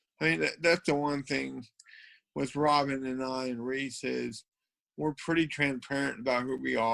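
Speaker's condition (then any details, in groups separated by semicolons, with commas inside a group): Cerebral palsy; from birth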